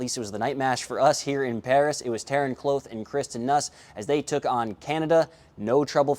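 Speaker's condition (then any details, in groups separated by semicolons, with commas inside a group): No condition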